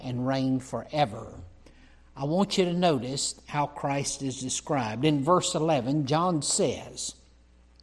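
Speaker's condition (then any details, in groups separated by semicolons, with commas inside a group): No condition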